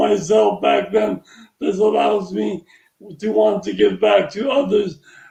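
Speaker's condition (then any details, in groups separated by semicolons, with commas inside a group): Traumatic brain injury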